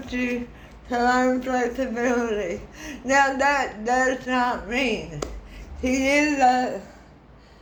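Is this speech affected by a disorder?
Yes: throat cancer radiation damage.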